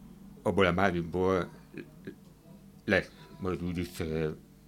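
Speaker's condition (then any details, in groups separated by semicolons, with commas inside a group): Hearing impairment; hard of hearing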